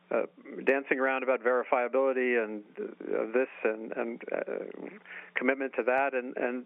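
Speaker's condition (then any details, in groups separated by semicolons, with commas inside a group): No condition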